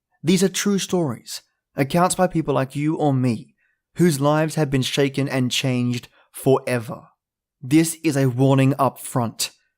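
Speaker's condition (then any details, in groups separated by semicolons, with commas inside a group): No condition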